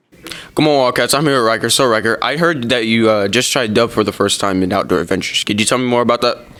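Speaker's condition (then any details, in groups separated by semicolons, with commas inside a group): No condition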